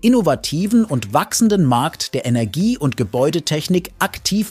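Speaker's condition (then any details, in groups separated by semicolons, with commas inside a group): No condition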